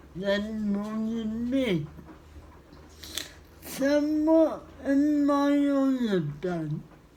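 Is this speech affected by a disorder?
Yes: cerebral palsy; spastic.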